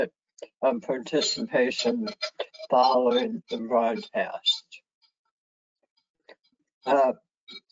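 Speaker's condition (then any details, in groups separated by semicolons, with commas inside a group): Head and neck cancer; head and neck cancer salvage surgery, left vagus nerve severed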